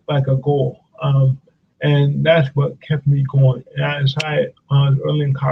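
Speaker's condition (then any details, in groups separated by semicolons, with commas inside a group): Cerebral palsy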